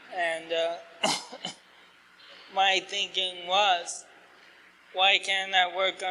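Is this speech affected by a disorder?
Yes: ALS.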